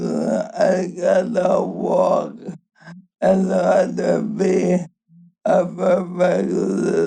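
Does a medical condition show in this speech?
Yes: ALS.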